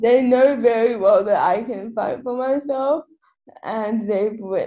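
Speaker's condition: Cerebral palsy; quadriplegic, wheelchair user

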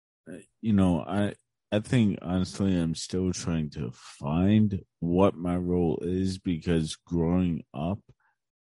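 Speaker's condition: Cerebral palsy; cognition unaffected

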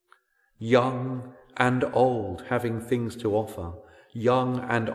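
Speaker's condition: No condition

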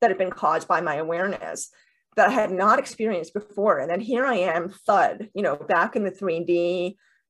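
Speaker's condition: Deafness with cochlear implants

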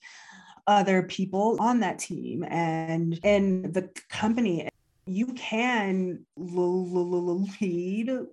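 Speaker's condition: Stuttering; lifelong stutter since grade school, past speech therapy, public speaking since 2014 as fear exposure; public speaking for about 5 years, taken up to face fear of talking; fluency varies day to day, some days very fluent, others not, worries about being understood; repeated sounds, prolonged sounds

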